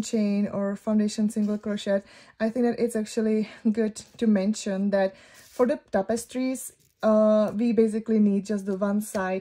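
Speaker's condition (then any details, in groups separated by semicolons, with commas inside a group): No condition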